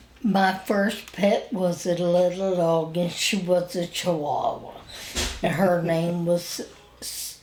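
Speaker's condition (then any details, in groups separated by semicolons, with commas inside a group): Spinal ataxia; wheelchair user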